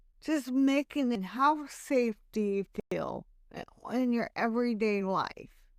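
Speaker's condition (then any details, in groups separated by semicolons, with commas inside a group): Hemiplegic cerebral palsy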